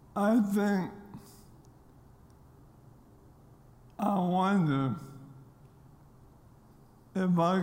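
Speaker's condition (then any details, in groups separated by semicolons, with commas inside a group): ALS; diagnosed during pro football career in Nashville after loss of strength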